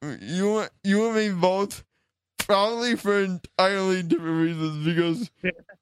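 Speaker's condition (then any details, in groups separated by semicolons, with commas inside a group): Cerebral palsy; since childhood, wheelchair user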